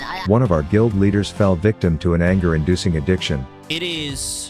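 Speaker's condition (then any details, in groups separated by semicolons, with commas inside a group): No condition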